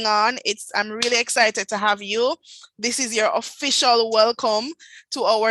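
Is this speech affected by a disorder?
No.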